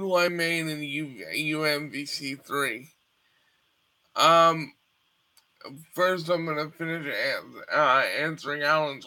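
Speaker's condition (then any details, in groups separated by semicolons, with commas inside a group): Cerebral palsy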